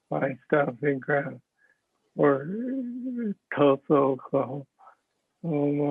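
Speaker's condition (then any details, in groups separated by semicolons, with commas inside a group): Parkinson's disease; speech sounds like mush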